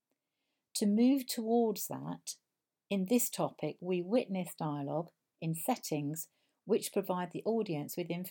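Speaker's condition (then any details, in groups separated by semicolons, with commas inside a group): No condition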